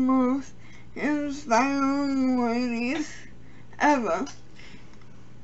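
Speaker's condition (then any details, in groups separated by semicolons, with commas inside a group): Cerebral palsy; premature birth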